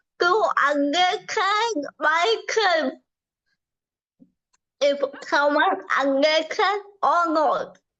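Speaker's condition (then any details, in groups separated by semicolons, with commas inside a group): Cerebral palsy; from birth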